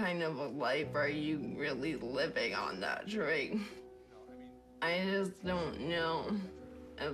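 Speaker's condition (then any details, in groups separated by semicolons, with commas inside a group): ALS; over two years since onset, experimental treatments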